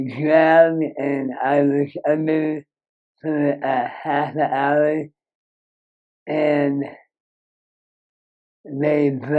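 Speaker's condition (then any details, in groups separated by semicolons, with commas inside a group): Moebius syndrome; congenital, severe nerve damage, cleft lip and palate, 35+ surgeries; no speech until age 4, speech therapy, excess saliva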